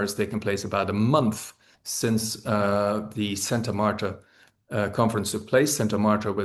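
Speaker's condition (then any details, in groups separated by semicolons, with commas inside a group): No condition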